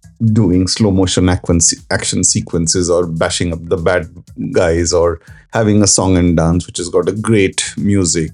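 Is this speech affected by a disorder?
No.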